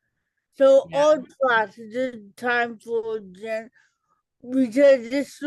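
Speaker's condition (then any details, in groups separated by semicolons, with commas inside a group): Cerebral palsy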